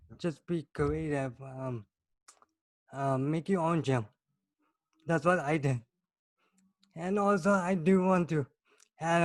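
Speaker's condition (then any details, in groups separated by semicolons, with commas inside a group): Cerebral palsy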